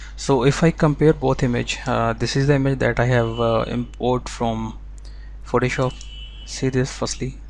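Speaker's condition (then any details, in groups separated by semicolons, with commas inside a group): No condition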